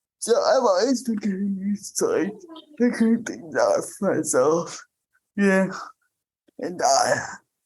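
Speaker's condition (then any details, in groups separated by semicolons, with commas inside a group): Cerebral palsy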